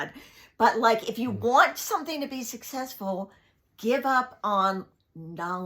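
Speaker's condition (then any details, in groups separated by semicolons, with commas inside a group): No condition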